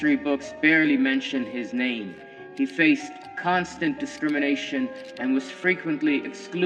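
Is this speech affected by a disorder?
No.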